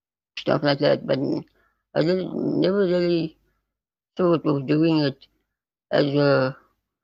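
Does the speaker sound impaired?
Yes: spinal muscular atrophy type 2; neuromuscular, loss of motor neurons, progressive muscle wasting, less progressive than type 1.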